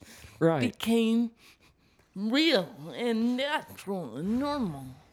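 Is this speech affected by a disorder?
Yes: cerebral palsy; cerebral palsy from 28 minutes without breathing at birth, brain oxygen loss, involuntary movements, permanent, thinking unaffected; cerebral palsy affects speech, voice sounds different, speaking is hard.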